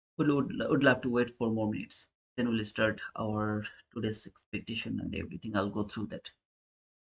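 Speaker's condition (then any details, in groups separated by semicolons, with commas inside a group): No condition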